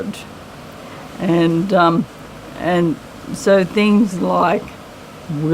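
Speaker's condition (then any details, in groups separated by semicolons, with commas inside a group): MND; voice slightly raspy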